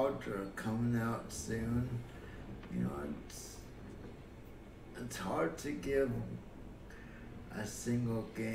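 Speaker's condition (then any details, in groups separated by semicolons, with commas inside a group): Cerebral palsy; affects muscle coordination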